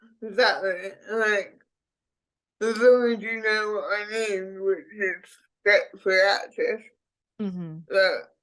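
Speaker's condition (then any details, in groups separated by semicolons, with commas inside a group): Cerebral palsy; speech impediment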